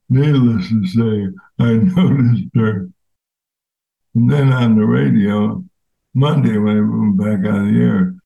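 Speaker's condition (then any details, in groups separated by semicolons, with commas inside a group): ALS; fatal progressive disease, diagnosed months ago, hiking a year ago, expected to worsen; walking harder, brace on foot, balance slightly off, wife Donna as caregiver for some tasks; voice changed since onset, now a different voice, no spontaneous crying fits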